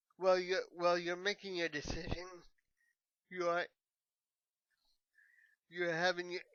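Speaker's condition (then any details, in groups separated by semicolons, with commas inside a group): Cerebral palsy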